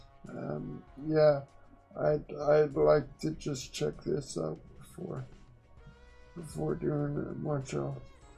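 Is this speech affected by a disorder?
Yes: quadriplegic cerebral palsy; uses one hand.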